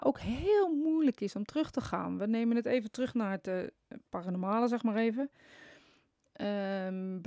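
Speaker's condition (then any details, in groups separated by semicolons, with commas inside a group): No condition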